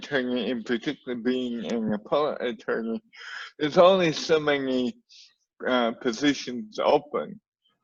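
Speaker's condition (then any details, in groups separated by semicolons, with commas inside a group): Cerebral palsy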